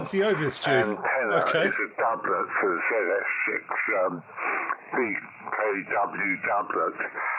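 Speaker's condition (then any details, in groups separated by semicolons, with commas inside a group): Mouth surgeries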